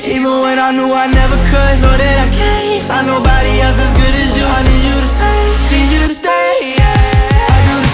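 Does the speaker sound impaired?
No.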